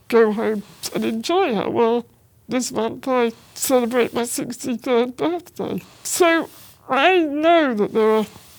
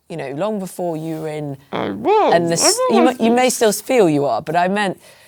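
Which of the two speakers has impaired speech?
The first: spinal muscular atrophy; present from birth, progressive; ventilator user.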